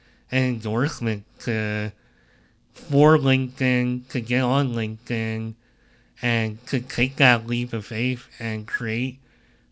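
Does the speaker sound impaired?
Yes: cleft lip and palate; present since birth.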